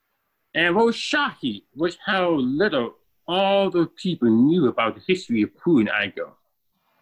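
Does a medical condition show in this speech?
Yes: deafness, born deaf; congenital deafness, mainstreamed under IDEA policy, same itinerant teacher first through 12th grade.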